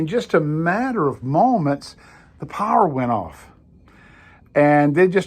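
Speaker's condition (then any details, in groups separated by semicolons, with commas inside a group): No condition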